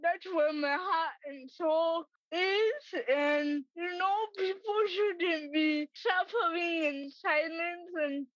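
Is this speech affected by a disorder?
Yes: cerebral palsy; no longer takes medication, treated at age 8, arms opened up lately, slow typing, extra exam time.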